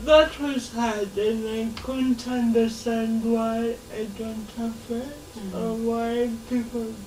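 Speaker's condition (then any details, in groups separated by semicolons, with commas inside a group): Cerebral palsy; since birth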